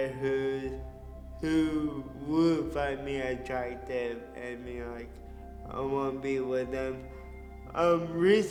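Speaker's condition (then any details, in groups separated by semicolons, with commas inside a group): Cerebral palsy; diagnosed shortly after birth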